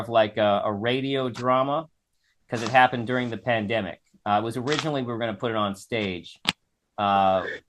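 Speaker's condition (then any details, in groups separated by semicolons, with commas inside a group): No condition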